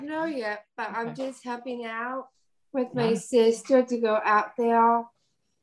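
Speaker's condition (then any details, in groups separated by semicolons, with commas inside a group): Down syndrome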